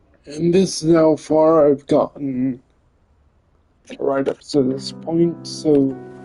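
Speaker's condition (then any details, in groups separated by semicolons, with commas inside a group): Cerebral palsy; limbs affected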